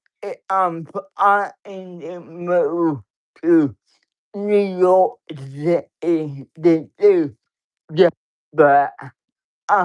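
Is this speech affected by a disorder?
Yes: cerebral palsy.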